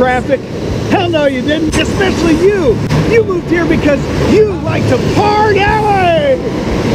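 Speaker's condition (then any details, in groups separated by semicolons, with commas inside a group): No condition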